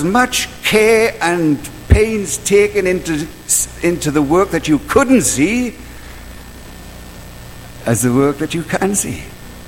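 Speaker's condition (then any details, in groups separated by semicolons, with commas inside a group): No condition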